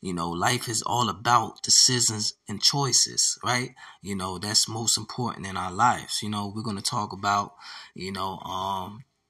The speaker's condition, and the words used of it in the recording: No condition.